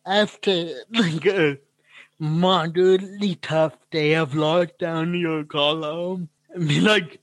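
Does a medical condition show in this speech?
Yes: cerebral palsy; feels picking up host's stammer.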